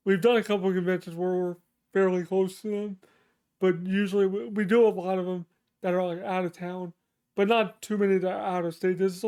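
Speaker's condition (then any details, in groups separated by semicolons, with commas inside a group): Cerebral palsy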